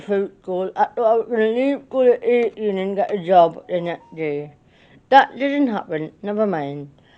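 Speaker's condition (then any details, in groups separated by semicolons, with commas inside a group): Cerebral palsy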